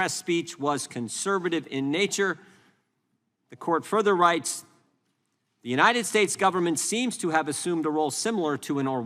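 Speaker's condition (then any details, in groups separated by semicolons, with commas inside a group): No condition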